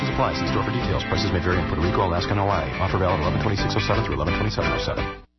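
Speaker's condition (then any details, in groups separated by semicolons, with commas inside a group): No condition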